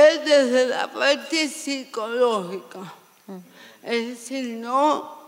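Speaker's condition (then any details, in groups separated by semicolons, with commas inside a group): Severe cerebral palsy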